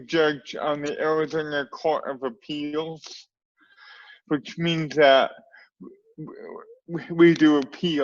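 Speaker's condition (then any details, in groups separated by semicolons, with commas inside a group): Cerebral palsy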